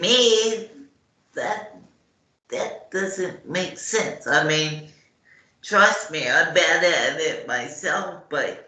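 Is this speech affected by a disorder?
Yes: cerebral palsy; morning medication.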